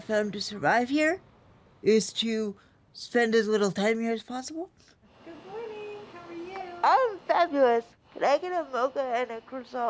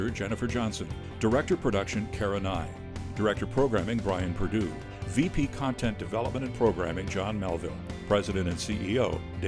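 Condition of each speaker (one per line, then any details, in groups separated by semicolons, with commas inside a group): Spastic quadriplegic cerebral palsy; spastic quadriplegic form, from birth, wheelchair since age two
No condition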